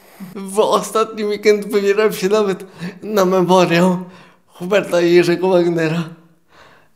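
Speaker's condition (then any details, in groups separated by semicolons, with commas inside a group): Cerebral palsy, quadriplegic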